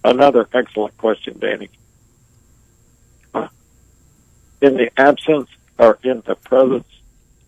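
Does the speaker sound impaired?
Yes: ALS; ALS destroying motor neurons controlling muscles, nearly 20 years, sensation intact, clothing seams cause pain; paralyzed with sensation intact, uses wheelchair; barely able to speak.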